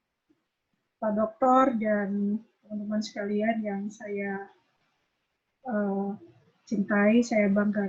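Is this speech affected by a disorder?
No.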